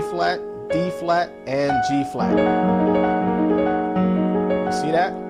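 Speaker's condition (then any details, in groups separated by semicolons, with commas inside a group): No condition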